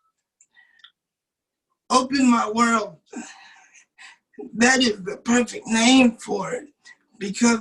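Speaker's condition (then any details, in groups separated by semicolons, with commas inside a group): Cerebral palsy; 27 years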